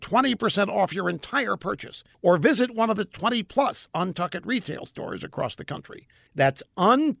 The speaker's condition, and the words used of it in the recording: None; typical speech.